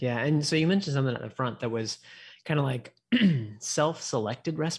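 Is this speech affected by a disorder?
No.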